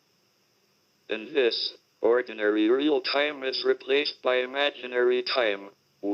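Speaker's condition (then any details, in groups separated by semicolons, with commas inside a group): Motor neuron disease, speech-generating device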